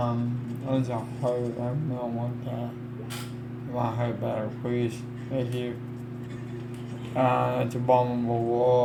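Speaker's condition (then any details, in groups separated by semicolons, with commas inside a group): Cerebral palsy; affects legs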